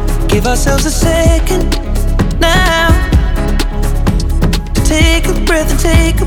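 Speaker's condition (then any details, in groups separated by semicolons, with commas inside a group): No condition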